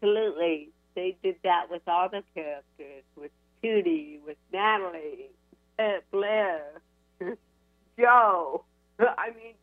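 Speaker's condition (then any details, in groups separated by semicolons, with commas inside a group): Cerebral palsy; cerebral palsy from birth, diagnosed at UCLA, crutches, spinal cord surgery C1 to C7, titanium neck; ongoing Botox for chronic pain, constant brain signals cause pain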